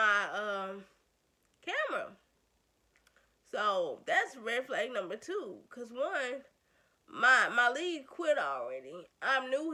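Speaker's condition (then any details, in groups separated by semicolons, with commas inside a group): Cerebral palsy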